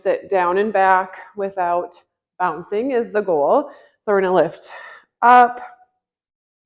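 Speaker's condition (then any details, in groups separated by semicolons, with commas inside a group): No condition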